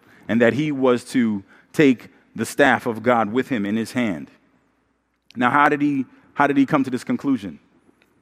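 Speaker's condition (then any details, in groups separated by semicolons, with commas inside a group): No condition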